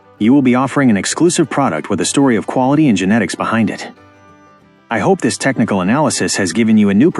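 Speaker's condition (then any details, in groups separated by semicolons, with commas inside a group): No condition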